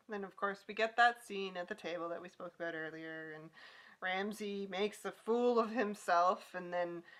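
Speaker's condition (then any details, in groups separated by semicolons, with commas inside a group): No condition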